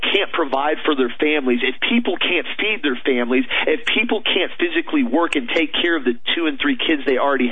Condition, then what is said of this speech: None; typical speech.